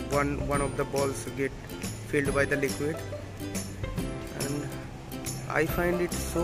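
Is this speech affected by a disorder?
No.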